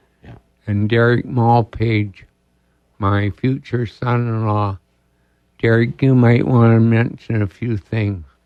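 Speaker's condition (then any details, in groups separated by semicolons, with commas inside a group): ALS; diagnosed about two years ago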